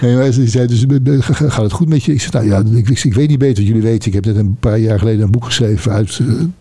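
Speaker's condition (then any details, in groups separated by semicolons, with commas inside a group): Parkinson's disease; lip tremor that can start suddenly, jaw spasm mostly when falling asleep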